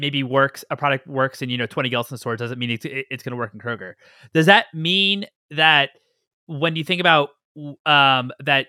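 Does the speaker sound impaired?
No.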